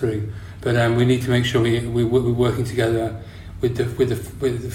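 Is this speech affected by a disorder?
Yes: Parkinson's disease; degenerative neurological condition, brain lacks dopamine, symptoms about three years before diagnosis, no cure; years since diagnosis, on medication, walking affected, medication helps standing, symptoms worse when inactive; quieter, mumbles a lot, new since onset.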